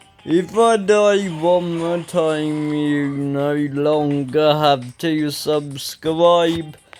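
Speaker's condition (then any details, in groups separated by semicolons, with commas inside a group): Ataxia; speech recently worse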